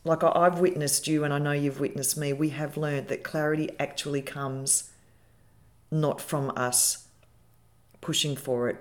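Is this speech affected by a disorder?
No.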